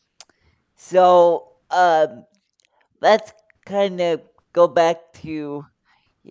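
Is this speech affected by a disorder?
Yes: cerebral palsy.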